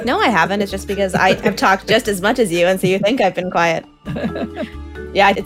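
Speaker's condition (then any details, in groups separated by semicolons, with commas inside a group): No condition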